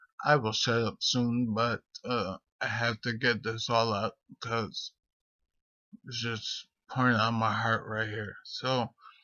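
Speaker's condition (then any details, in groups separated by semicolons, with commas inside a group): Multiple sclerosis; deep brain stimulation electrodes for arm tremors; diagnosed at 26, switching to immune-eradicating medication; rambling speech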